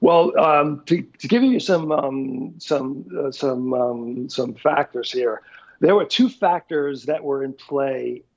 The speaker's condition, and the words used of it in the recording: Aphasia. Well, right now, my thing is I don't just forget about it, my speech, because I have to, you know, concentrate on it.